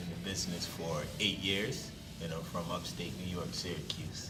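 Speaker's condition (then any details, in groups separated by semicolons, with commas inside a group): No condition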